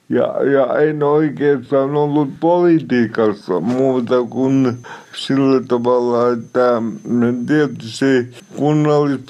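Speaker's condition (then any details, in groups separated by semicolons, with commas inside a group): Cerebral palsy; from birth, hypoxia when stuck on mother's tailbone during delivery, mainly mobility impairment, limits movement, speech; somewhat unclear, self-described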